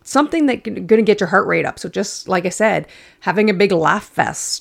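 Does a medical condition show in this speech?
No.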